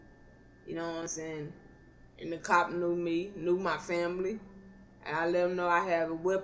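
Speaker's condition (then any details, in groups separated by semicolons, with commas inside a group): Cerebral palsy; not paralyzed, can stand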